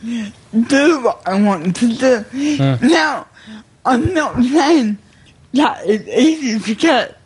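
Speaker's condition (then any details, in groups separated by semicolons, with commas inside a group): Cerebral palsy and multiple sclerosis; increasingly less able to do things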